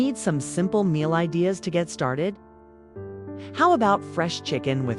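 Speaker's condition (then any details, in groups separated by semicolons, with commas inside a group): No condition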